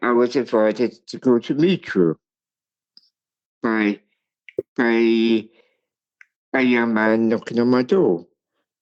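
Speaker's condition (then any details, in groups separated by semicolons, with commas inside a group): Cerebral palsy; speech impairment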